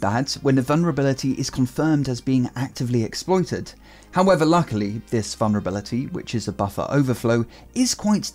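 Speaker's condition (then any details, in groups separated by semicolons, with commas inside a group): No condition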